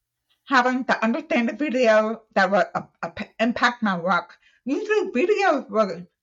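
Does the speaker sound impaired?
Yes: deaf, cochlear implant user; hearing aid ages one to 33, cannot use phone.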